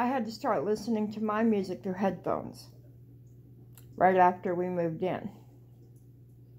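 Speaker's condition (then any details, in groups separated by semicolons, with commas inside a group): Cerebral palsy; walks flat-footed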